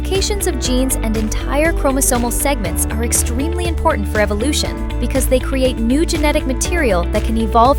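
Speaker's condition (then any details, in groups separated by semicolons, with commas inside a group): No condition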